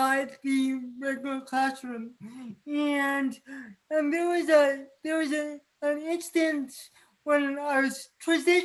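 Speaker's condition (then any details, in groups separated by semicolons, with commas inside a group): Cerebral palsy; from birth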